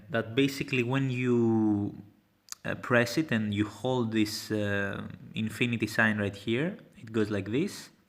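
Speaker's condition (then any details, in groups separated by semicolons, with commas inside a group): No condition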